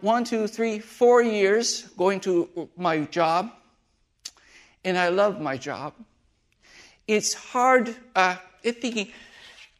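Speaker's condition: Aphasia after stroke; massive stroke, adult onset, one week comatose, numb hand, aphasia affecting talking, reading, writing, singing; just over 7 years since stroke; could not talk, read or write at first, friend helped with talking, hard to memorize, halting telegraphic sentences

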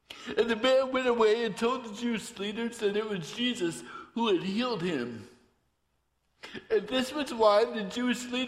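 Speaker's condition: Torsion dystonia; voice cannot be controlled

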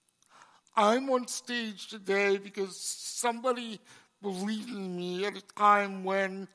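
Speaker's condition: Cerebral palsy; congenital

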